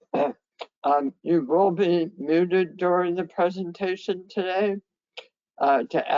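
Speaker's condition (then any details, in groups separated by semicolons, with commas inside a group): Head and neck cancer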